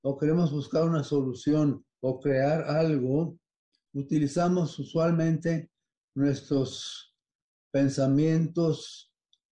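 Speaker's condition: Parkinson's disease; balance

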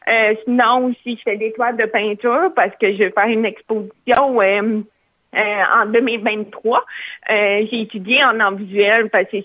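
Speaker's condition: Hearing loss, cochlear implant; cochlear implant surgery at age four

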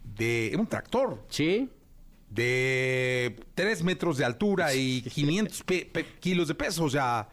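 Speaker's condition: No condition

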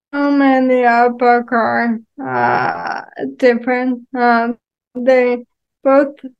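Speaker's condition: ALS; quick early progression

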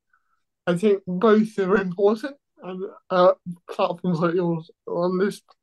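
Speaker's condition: Cerebral palsy

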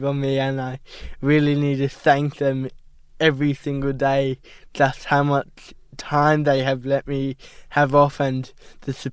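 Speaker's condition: Cerebral palsy; diagnosed at 12 months, Westmead hospital, prognosis may never walk or talk, play-based therapy

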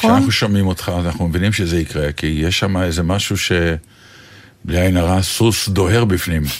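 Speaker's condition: No condition

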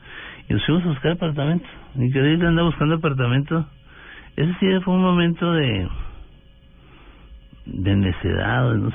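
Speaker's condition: Parkinson's disease; onset after returning to Bogotá

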